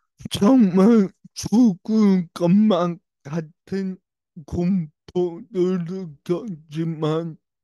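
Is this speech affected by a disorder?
Yes: brain lesion disability.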